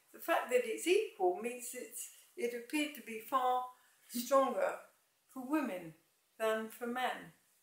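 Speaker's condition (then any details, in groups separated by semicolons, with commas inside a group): MND, mild; diagnosed about eight months earlier; speech slightly affected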